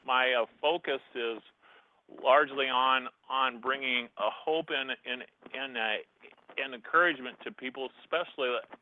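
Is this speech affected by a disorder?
Yes: stutter; cerebral palsy; cerebral palsy from birth, very limited use of right side; words flow once involved in topic, host says sounds great; here repeated sounds, prolonged sounds.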